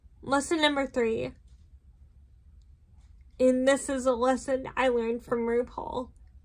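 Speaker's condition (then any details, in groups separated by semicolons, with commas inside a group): Cerebral palsy, spastic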